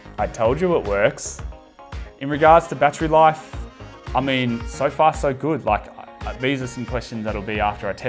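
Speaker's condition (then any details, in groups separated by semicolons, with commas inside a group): No condition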